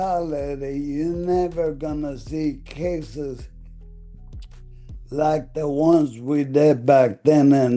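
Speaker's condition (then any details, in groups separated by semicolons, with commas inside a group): ALS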